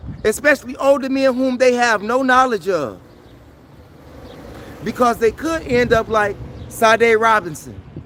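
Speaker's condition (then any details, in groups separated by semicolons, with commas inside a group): No condition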